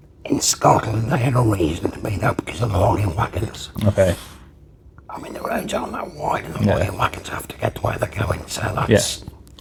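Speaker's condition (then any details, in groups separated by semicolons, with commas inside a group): Laryngectomy; seven years since operation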